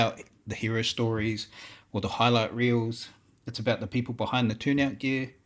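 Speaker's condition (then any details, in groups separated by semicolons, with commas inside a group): No condition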